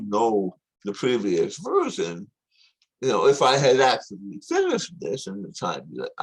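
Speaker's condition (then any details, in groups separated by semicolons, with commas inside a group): Tongue cancer surgery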